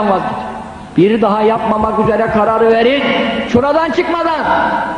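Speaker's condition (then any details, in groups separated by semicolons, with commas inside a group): No condition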